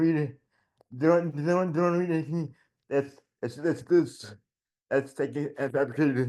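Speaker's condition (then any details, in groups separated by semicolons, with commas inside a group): Generalized dystonia; generalized, childhood onset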